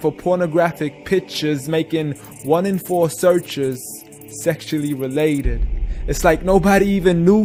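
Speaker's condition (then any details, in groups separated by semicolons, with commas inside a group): No condition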